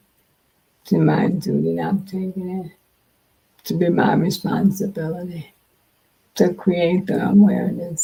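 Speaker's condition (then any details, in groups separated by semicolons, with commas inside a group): Multiple sclerosis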